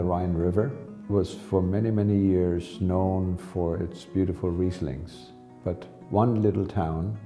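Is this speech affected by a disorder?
No.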